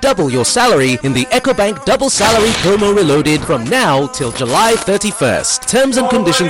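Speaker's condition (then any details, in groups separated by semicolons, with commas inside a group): No condition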